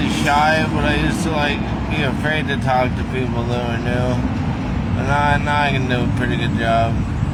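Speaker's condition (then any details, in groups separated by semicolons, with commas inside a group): Traumatic brain injury; whole brain swollen first year; about eleven years since injury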